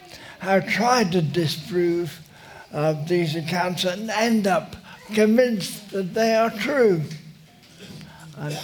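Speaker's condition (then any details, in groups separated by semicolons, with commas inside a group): Motor neurone disease; uses wheelchair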